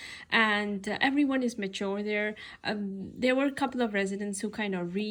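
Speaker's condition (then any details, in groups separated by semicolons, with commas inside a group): No condition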